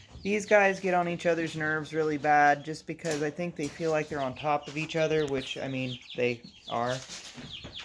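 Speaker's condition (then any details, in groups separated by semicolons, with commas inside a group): No condition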